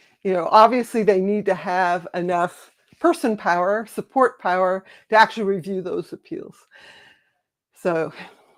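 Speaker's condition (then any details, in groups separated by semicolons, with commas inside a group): No condition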